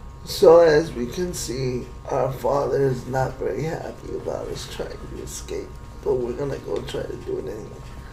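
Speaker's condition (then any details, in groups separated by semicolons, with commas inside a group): Cerebral palsy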